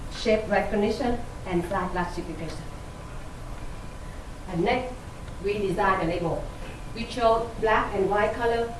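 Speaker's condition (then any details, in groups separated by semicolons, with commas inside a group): No condition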